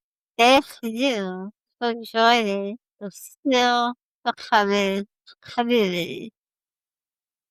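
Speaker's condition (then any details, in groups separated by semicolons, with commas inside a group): Spinal muscular atrophy type 1; most severe form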